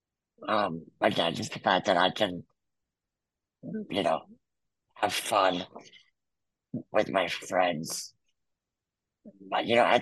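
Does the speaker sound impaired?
Yes: muscular dystrophy; congenital.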